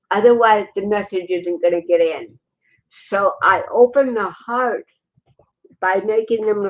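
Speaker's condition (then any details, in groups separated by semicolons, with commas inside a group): Cerebral palsy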